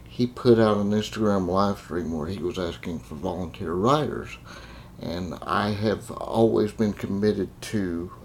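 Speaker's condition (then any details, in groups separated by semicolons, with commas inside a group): Cerebral palsy; confined to a wheelchair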